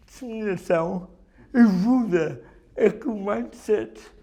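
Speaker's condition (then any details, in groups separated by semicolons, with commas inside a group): Cerebral palsy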